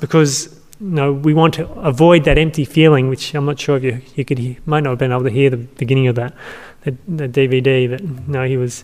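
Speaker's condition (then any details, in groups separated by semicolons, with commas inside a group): No condition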